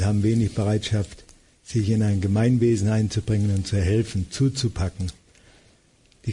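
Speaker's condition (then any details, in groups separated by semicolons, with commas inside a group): Parkinson's disease; tremor-free on stage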